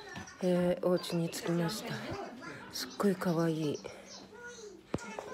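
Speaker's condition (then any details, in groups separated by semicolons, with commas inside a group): No condition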